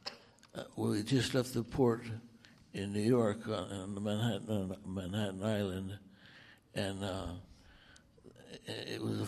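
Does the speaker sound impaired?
Yes: Parkinson's; over 14 years since onset.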